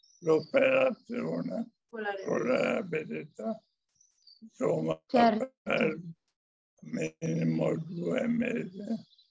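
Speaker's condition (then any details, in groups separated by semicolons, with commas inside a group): Amyotrophic lateral sclerosis; still speaks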